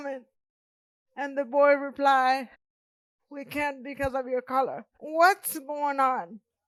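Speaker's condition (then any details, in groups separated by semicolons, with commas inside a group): Cerebral palsy; present from birth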